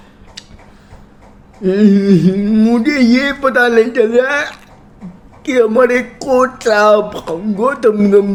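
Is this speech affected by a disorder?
Yes: cerebral palsy.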